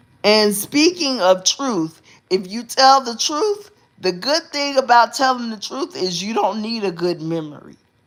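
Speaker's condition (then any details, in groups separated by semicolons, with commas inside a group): Cerebral palsy; uses specialized hospital bed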